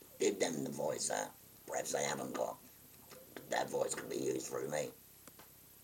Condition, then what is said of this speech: Laryngectomy. If I go to a party or a wedding or something, no one can hear me.